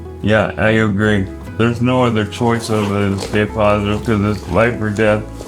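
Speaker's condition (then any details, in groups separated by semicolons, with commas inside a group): ALS; first symptom in one hand, likely bulbar form; slurred speech, sounds drunk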